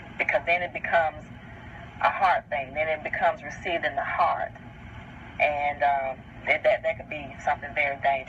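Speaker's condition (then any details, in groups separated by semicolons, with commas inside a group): No condition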